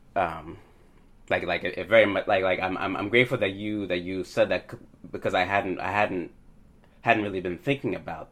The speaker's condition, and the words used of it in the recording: Stuttering. One thing that I experience is that as do other people who stutter is that when I sing, the stutter it doesn't show up in the same way.